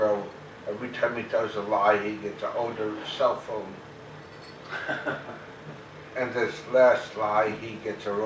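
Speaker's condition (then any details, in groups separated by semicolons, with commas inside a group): Cerebral palsy; very mild form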